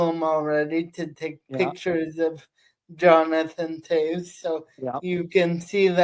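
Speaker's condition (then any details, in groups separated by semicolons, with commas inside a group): Cerebral palsy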